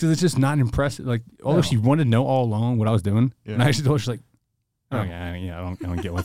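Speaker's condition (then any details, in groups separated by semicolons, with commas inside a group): No condition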